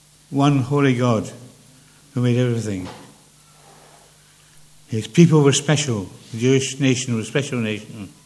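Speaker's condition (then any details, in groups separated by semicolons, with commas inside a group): Parkinson's; has learned to manage speech more carefully, invites listeners to flag anything unclear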